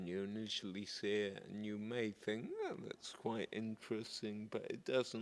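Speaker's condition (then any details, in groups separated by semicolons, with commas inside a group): Multiple sclerosis; progressive form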